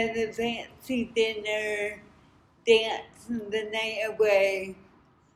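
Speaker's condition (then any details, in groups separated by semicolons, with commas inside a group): Cerebral palsy; lifelong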